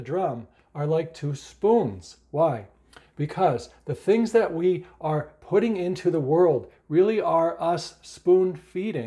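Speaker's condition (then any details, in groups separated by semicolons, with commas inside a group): No condition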